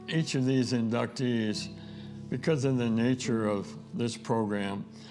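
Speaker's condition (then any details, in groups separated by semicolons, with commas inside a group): ALS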